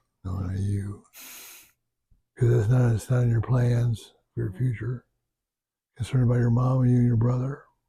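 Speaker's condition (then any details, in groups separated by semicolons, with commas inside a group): Parkinson's disease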